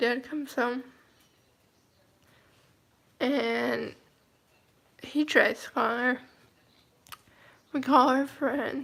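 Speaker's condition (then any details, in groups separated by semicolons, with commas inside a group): Cerebral palsy, mild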